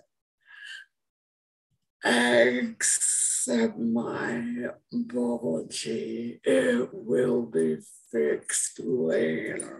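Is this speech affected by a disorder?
Yes: episodic dysarthria, electrical injury.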